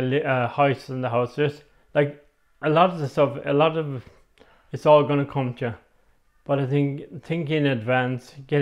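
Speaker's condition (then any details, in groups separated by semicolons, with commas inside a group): MND; communication devices assessed, types replies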